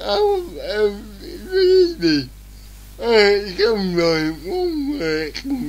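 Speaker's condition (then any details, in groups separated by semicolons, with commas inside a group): Cerebral palsy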